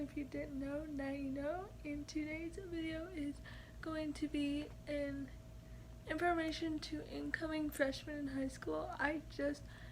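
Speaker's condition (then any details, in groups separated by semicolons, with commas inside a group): Cerebral palsy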